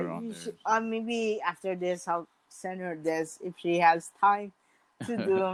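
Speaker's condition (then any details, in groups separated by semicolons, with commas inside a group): Mild cerebral palsy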